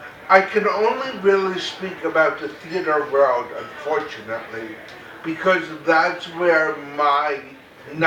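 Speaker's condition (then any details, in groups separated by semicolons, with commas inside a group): Cerebral palsy; very mild form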